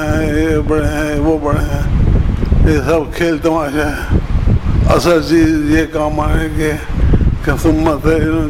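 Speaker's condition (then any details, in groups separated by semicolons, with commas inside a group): Difficulty speaking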